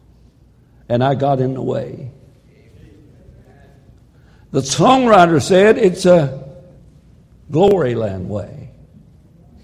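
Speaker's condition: No condition

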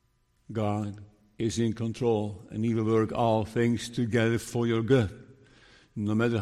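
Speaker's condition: Parkinson's disease; still preaching

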